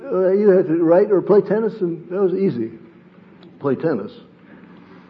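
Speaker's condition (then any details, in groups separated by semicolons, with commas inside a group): Parkinson's disease; sleep disrupted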